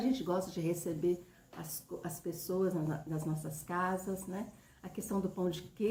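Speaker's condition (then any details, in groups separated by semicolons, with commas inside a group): No condition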